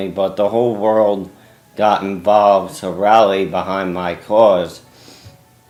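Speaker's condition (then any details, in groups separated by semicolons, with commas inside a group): ALS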